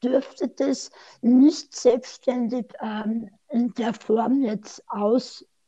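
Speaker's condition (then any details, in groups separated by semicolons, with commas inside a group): Speech impairment after tongue cancer, mild; aggressive right tongue-margin cancer into mouth arch at 48, 17-hour surgery, neck dissection, chemoradiotherapy; about 8.5 years after tongue cancer treatment; slightly limited, tends to speak fast, sometimes unclear, Austrian dialect, hard to understand without seeing face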